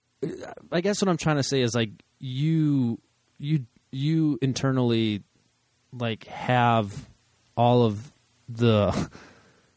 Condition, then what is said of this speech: Stuttering. I've been struggling more lately, and I feel like when I get into these long blocks or prolonged stutters